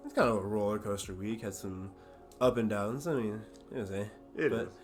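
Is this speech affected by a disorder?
No.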